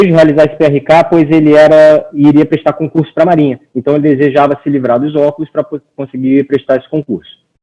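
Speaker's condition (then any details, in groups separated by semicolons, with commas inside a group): No condition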